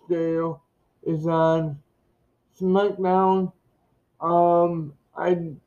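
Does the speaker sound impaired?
Yes: cerebral palsy.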